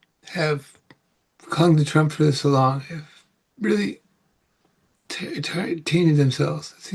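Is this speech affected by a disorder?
Yes: Parkinson's; about 18 years since onset.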